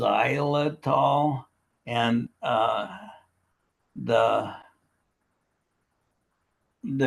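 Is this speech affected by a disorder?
Yes: primary lateral sclerosis, bulbar onset; still fairly independent.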